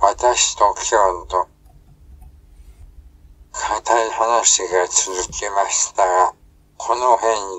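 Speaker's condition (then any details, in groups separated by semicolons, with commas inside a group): ALS, speech-generating device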